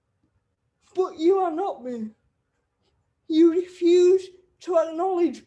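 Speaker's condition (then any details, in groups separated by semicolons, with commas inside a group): Cerebral palsy; wheelchair user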